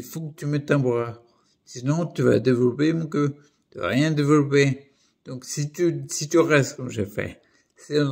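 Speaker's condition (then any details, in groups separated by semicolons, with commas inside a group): Primary progressive multiple sclerosis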